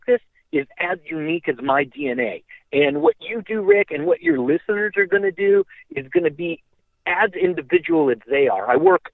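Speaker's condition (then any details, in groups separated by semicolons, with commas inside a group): No condition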